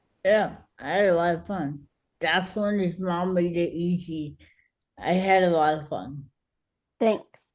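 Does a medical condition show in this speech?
Yes: cerebral palsy; speech harder to understand.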